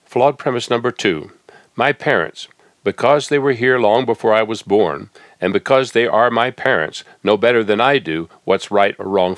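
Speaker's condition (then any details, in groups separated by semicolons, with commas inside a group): No condition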